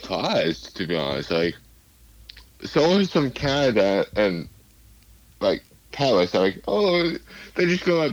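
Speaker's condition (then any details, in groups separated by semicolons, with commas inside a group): Cerebral palsy; cerebral palsy from birth, lifelong, affects speech and physical abilities; hard for others to understand at first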